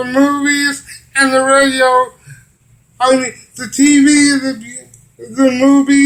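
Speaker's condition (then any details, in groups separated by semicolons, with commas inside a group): Cerebral palsy; from birth; physical therapy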